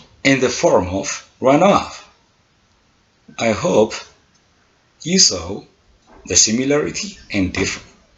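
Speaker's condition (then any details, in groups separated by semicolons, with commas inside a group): No condition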